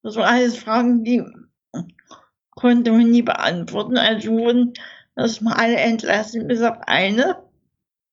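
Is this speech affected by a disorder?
Yes: infantile cerebral palsy; from birth, not premature, spastic, worsening with growth, involuntary twitches, no handwriting, tracheotomy during double pneumonia; childhood speech therapy at Dresden University Clinic.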